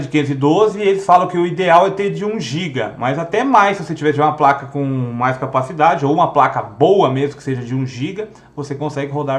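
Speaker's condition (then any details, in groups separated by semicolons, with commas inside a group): No condition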